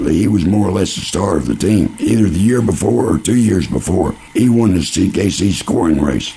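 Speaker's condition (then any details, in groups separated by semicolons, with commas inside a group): Laryngeal cancer; laryngeal cancer following lung cancer diagnosed 2006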